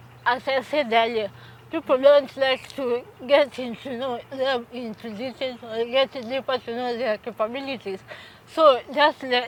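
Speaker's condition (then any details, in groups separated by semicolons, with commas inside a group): Cerebral palsy; from birth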